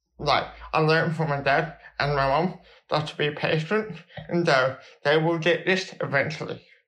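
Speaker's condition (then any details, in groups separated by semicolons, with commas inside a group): Cerebral palsy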